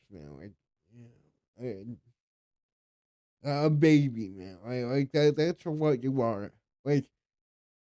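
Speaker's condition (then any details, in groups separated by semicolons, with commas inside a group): Cerebral palsy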